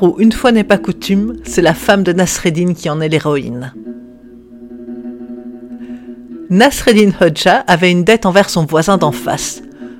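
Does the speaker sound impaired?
No.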